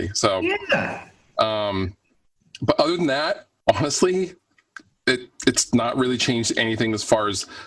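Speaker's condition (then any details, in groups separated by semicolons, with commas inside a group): No condition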